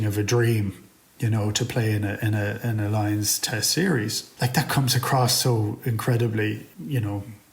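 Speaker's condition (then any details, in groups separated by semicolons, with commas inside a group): No condition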